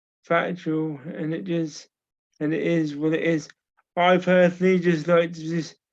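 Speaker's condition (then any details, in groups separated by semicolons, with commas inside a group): Cerebral palsy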